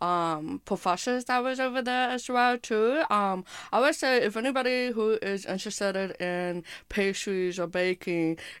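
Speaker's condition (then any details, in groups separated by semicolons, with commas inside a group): Hearing impairment with speech impairment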